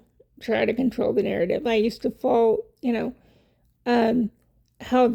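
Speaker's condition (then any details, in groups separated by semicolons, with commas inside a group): Cerebral palsy; wheelchair user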